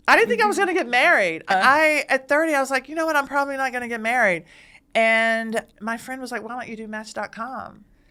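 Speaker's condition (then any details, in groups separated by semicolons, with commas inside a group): No condition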